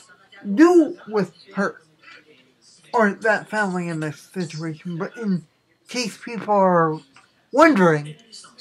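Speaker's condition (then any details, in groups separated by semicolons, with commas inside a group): Cerebral palsy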